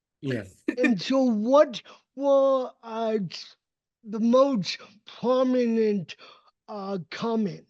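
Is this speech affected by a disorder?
Yes: cerebral palsy; uses walker and wheelchair.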